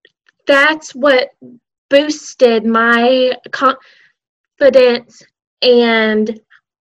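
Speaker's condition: Stuttering; childhood onset, school speech therapy since learning to talk, Lamar University clinic therapy from senior year, age 19; stutters openly; blocks

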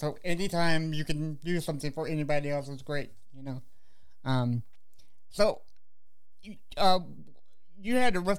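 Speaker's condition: Cerebral palsy; walks with walker

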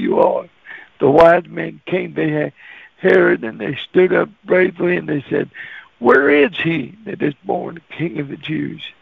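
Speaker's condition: Cerebral palsy; can't talk plain when nervous, cerebral palsy voice

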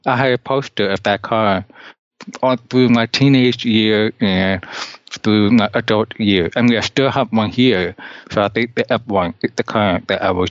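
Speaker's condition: Deafness; cannot hear well

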